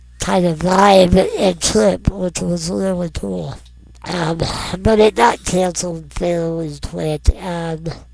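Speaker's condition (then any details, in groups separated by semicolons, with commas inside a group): Non-progressive muscular dystrophy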